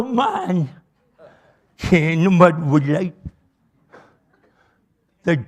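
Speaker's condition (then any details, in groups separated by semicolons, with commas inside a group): Cerebral palsy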